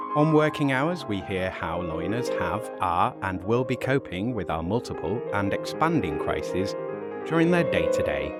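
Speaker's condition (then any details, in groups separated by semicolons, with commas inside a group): No condition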